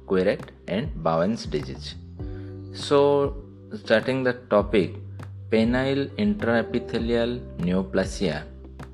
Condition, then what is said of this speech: None; typical speech.